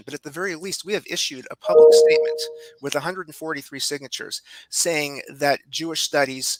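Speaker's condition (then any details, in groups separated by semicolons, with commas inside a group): No condition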